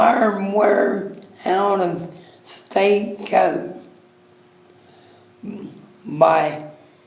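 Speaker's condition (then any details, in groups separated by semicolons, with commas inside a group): Cerebral palsy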